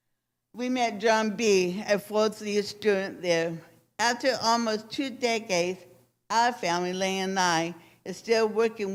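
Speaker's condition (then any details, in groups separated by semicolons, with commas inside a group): Cerebral palsy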